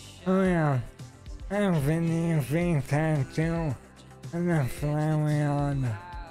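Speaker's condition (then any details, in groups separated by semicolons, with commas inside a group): ALS; stem cell treatment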